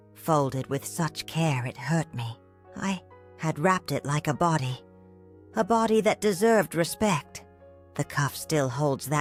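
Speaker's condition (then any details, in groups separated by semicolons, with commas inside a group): No condition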